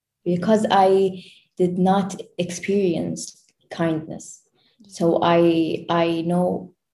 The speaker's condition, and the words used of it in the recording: Stuttering. Yeah, I speak so much better now, confident, and even if I get stuck, I move on.